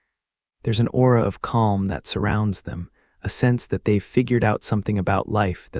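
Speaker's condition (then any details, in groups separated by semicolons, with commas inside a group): No condition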